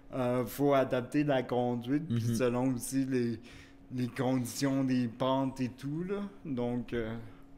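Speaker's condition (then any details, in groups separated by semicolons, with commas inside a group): Cerebral palsy; wheelchair use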